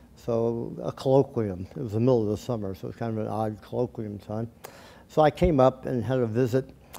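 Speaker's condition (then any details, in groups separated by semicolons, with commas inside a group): Tongue cancer surgery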